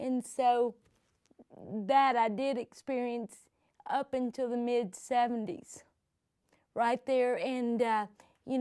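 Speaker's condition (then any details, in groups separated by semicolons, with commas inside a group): Cerebral palsy; present from birth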